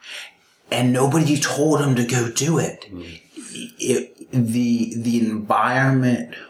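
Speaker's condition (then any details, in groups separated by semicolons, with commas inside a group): Stuttering; severe stuttering, therapy at Purdue speech clinic started 12 years ago, four Toastmasters clubs; still stutters terribly severely; repeated words, prolonged sounds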